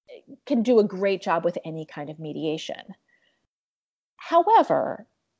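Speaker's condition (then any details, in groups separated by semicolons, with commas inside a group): No condition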